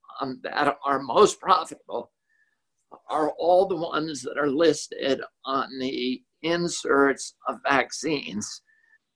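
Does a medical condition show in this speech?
Yes: spasmodic dysphonia; not due to flu.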